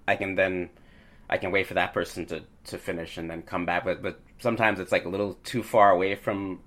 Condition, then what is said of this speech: Stuttering. What I want to say, I don't always get to say because of this, of the stutter.